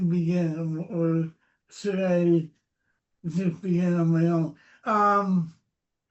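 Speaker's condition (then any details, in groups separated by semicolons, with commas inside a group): Cerebral palsy; noticeable speech impediment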